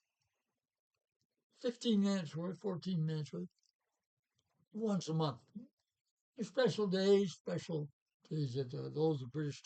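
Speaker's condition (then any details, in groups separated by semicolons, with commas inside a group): Parkinson's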